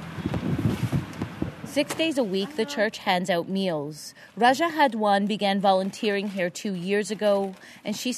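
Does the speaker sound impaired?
No.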